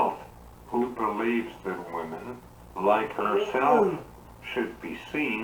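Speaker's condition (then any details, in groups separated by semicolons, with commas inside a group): Cerebral palsy; uses wheelchair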